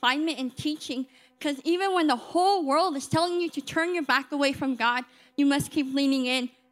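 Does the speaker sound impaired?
Yes: cleft lip and palate; congenital cleft lip and palate, 38 surgeries since birth, speech services offered; told from young age would not communicate as properly as others, formerly lacked confidence.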